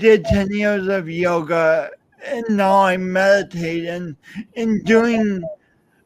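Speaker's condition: Speech impediment; since birth

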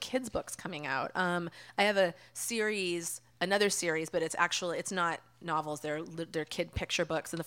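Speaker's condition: No condition

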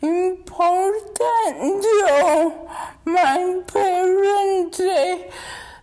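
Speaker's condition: Dystonia; wheelchair user

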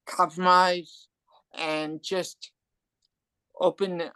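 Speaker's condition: Cerebral palsy and hearing loss; adult

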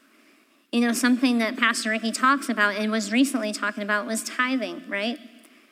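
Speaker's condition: Cleft palate; congenital

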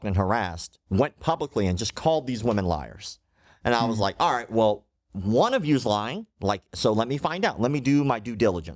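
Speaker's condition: Cleft lip and palate

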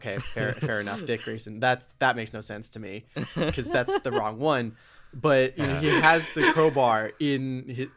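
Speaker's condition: No condition

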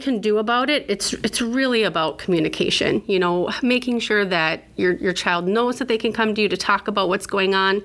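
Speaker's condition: No condition

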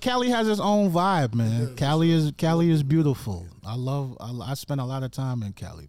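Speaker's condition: No condition

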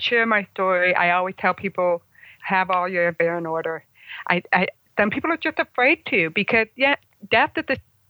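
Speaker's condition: Congenital hearing loss, congenital, about 75% hearing loss; congenital deafness

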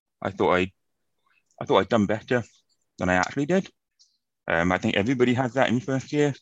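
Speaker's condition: Profound deafness, acquired from meningitis; later cochlear implant with rehabilitation

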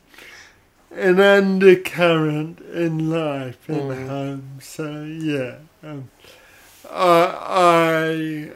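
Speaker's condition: Cerebral palsy; early loss of function, post-impairment syndrome from working body hard, condition itself non-degenerative

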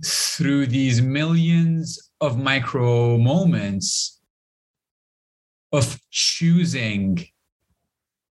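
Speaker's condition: Stutter; lifelong stutter, grew up stuttering in Lebanon, avoided speaking almost entirely for over 25 years; stutter may sound like internet problems, repeated fillers such as eh; prolonged sounds, blocks

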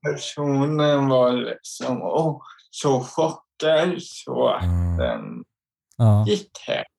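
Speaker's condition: Cerebral palsy; motor skills and balance affected

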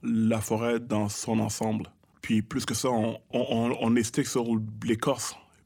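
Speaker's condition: Stuttering; childhood-onset stuttering, thought autistic as young child, spoke Creole, English and French mixed, fluent when rapping since teens; stuttering noticeable during this interview, as he points out himself, audible repetitions; stutters in conversation, strings syllables together very fast without stopping or tripping; repeated sounds

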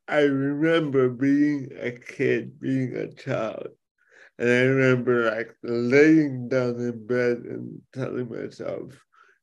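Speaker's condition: Cerebral palsy; affects speech

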